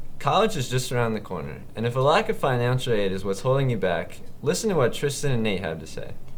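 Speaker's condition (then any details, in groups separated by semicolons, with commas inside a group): No condition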